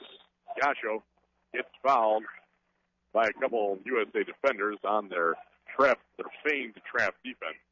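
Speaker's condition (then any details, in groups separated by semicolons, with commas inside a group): No condition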